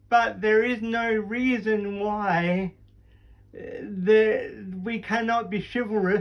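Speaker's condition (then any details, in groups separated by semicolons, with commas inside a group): Cerebral palsy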